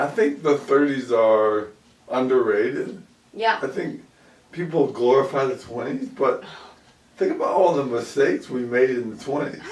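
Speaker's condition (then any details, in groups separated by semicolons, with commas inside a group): ALS; about 2 years since onset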